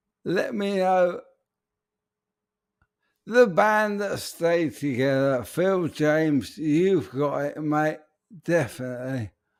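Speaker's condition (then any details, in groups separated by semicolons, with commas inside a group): ALS; speech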